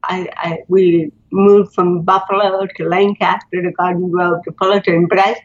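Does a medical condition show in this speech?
Yes: cerebral palsy; spinal cord and neck surgery.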